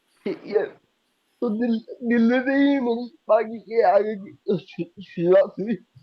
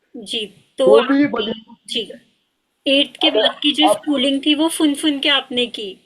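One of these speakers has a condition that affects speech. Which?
The first: cerebral palsy; cerebral palsy, brain vein problem, balance affected; diagnosed age two, now runs 10 km races; could not speak as a child.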